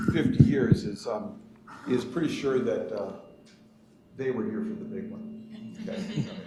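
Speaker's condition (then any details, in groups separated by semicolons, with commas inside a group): No condition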